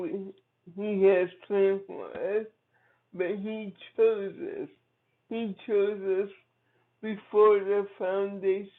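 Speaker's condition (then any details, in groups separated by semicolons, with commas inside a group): Cerebral palsy; from birth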